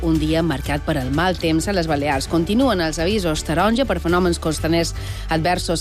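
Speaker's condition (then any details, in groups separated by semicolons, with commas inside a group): No condition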